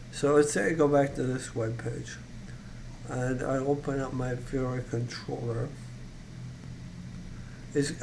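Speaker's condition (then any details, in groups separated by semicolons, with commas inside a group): ALS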